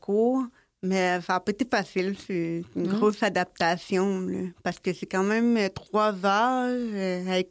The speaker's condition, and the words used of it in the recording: Deafness. Fait que c'est ça que le problème avec les gens en société, avec une personne malentendante comme moi, qui est capable de parler, capable de communiquer, ben oui.